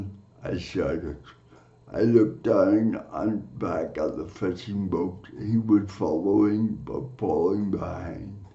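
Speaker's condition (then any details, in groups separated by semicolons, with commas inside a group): Cerebral palsy; from birth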